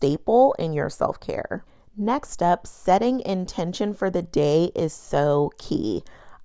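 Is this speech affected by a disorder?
No.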